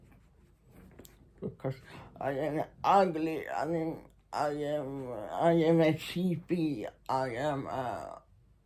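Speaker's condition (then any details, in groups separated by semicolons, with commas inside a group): Muscular Parkinson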